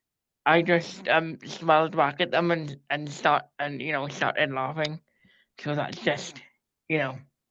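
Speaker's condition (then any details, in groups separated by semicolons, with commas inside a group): Cerebral palsy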